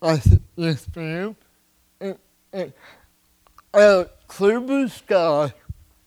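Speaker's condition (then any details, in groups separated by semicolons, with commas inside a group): Cerebral palsy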